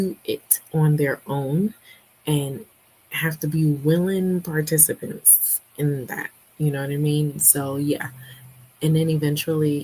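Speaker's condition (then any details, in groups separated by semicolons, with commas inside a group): No condition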